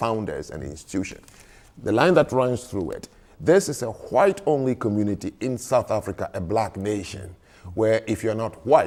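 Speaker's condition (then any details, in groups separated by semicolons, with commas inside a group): No condition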